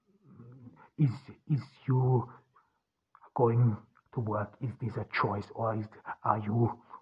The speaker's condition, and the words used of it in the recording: Stuttering. However, and I will always like to record one, but of course, there are some issues like my stuttering and however,